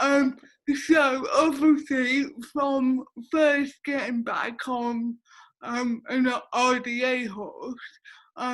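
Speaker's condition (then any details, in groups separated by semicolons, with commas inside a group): Cerebral palsy; affects speech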